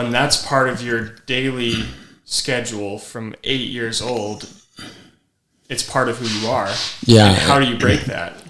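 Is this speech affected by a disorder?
No.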